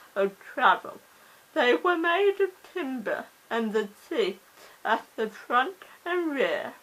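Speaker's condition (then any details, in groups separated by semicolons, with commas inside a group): Cerebral palsy; oxygen starvation at birth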